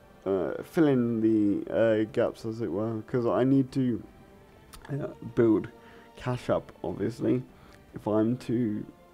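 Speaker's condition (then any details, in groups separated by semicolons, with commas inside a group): Cerebral palsy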